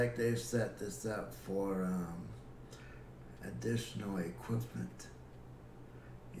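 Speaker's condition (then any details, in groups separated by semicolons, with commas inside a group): Cerebral palsy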